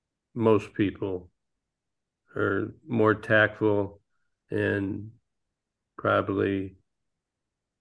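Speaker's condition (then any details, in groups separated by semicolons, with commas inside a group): Parkinson's disease; pickleball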